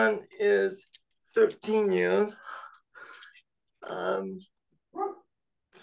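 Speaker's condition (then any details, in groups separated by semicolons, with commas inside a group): Cerebral palsy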